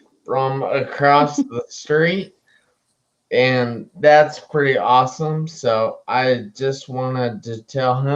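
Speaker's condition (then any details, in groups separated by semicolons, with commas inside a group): Traumatic brain injury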